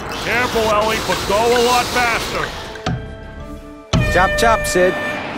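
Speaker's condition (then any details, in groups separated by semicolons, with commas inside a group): No condition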